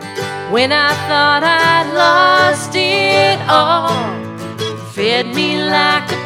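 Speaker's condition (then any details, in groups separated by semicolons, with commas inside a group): No condition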